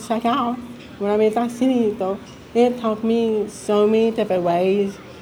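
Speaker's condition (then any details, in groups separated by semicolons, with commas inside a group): Deafness; signs with family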